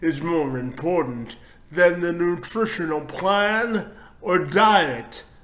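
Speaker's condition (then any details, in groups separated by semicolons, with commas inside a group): Cerebral palsy; from birth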